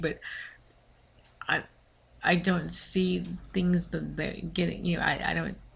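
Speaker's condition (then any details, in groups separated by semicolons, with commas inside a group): Cerebral palsy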